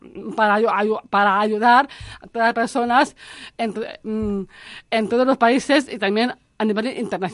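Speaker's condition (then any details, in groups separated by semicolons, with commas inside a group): Down syndrome; intellectual disability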